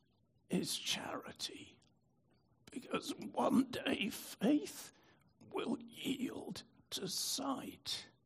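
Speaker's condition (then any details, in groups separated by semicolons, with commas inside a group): Spasmodic dystonia; brain disorder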